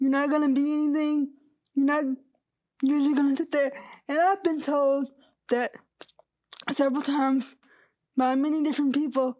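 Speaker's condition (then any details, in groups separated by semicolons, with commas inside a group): Cerebral palsy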